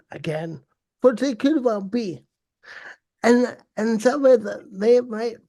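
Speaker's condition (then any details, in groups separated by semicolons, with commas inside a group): Cerebral palsy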